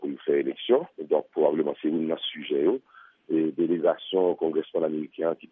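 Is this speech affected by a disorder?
No.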